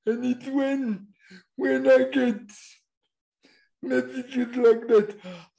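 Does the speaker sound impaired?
Yes: cerebral palsy; present from birth, uses wheelchair for getting around; voice described as unusual.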